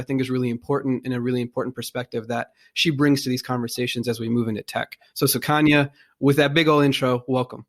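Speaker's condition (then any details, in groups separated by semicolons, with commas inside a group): No condition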